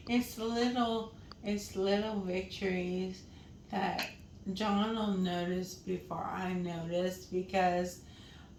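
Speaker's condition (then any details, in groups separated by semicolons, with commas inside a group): ALS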